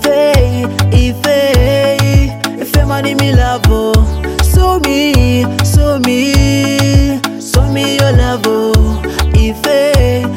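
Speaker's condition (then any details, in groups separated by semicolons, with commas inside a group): No condition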